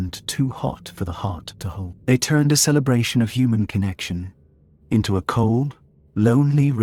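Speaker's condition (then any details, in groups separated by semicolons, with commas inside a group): No condition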